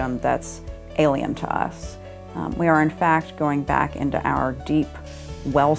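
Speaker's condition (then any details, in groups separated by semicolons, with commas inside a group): No condition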